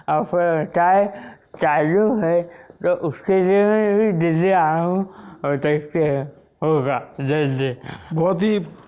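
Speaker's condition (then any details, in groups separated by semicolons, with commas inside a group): Wilson's disease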